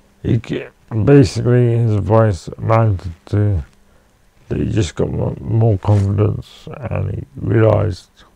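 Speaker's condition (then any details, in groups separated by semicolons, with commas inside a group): Cerebral palsy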